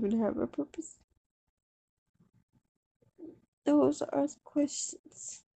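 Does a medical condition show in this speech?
Yes: cerebral palsy; wheelchair user.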